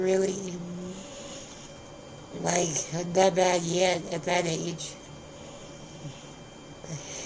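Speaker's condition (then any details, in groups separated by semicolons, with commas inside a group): Spinal muscular atrophy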